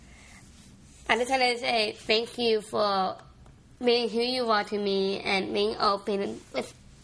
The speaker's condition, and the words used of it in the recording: Down syndrome. And, yes, you have a real direct way of getting to what you're thinking and speaking.